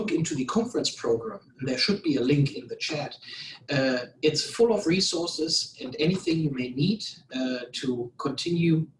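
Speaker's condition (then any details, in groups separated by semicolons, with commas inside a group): No condition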